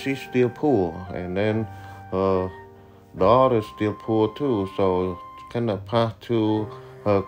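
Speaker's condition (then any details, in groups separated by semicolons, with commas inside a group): No condition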